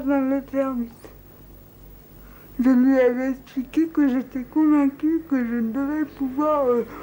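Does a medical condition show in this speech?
Yes: cerebral palsy.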